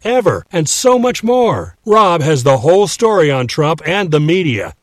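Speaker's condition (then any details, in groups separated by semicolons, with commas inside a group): No condition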